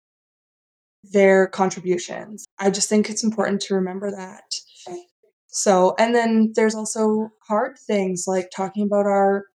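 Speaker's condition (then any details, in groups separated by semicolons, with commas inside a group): No condition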